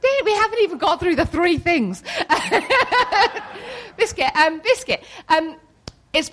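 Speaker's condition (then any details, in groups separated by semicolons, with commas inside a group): Tourette's syndrome; support worker helps during severe episodes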